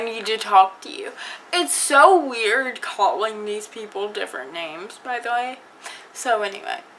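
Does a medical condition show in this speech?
Yes: cerebral palsy.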